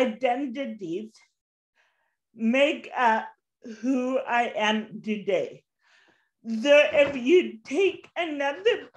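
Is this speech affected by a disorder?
Yes: cerebral palsy.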